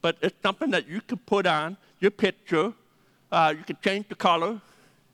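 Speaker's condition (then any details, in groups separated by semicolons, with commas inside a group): Deafness; hard time hearing phone callers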